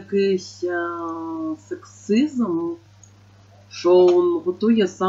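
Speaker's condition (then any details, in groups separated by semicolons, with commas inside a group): No condition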